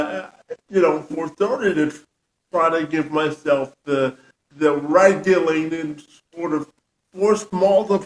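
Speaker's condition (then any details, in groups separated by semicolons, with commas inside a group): Cerebral palsy; from birth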